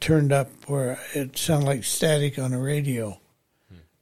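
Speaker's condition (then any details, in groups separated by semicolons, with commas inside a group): Parkinson's disease; thumb-to-arm tremor, Parkinson's medications, Medtronic deep brain stimulation, Dr. Hershauer, two probes, balance affected; disease progressed, severe shaking when batteries off, magnets can switch stimulator off, wireless controller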